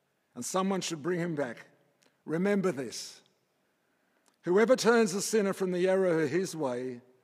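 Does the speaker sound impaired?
No.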